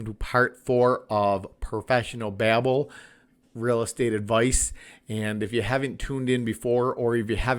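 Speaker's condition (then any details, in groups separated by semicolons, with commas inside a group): No condition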